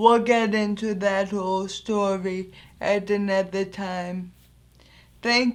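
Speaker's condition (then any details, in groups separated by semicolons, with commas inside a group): Anoxic brain injury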